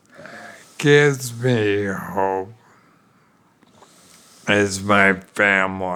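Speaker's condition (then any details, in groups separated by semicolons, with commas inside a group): ALS; shortness of breath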